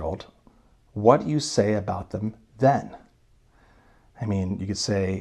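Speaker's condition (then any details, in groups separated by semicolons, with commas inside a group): No condition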